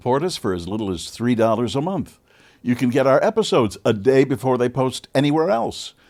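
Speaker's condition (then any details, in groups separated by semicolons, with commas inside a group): No condition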